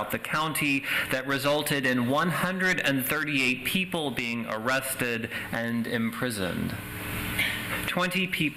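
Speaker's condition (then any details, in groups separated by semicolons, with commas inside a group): No condition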